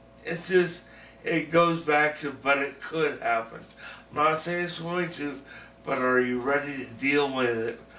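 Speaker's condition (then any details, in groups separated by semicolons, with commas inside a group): Brain injury; accident; years after accident at 18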